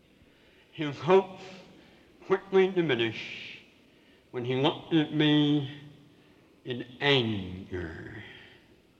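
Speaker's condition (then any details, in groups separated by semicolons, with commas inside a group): Severe cleft palate with lisp; congenital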